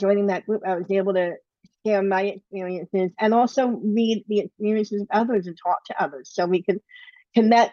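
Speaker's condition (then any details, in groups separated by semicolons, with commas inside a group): Bilateral cleft lip and palate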